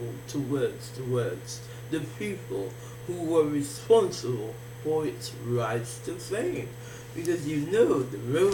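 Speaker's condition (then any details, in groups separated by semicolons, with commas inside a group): Facial palsy; can barely hear own speech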